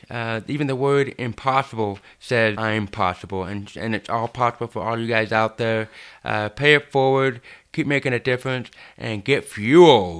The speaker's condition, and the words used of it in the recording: Deafness. But the fact that I can even speak and have a normal dialogue and a conversation, I had to take 12 years of intense speech therapy.